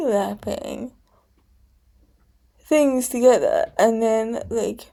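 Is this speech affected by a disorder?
Yes: cerebral palsy.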